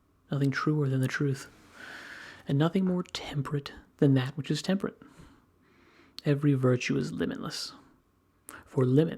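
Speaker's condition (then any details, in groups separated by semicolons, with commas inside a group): No condition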